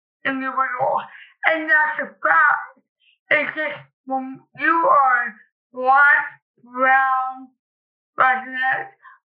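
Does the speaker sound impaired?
Yes: cerebral palsy; cerebral palsy since childhood, past operations; speech noticeably affected, listeners wrongly judge intelligence from speech.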